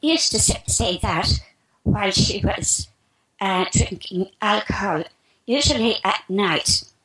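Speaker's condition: Spasmodic dysphonia; about 3 years since onset

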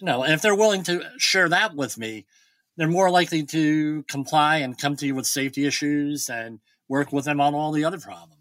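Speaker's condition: Bilateral cleft lip and palate

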